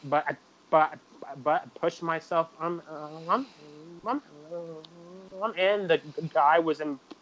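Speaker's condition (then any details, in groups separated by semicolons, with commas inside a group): Stuttering; chronic developmental stuttering, onset about age 3 to 3.5 per parents, not outgrown, persisted into adulthood; repeated sounds, prolonged sounds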